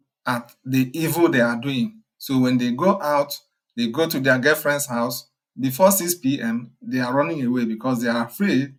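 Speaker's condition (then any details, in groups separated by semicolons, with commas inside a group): No condition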